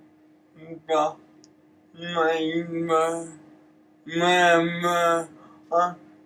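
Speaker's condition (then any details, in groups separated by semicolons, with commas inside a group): Cerebral palsy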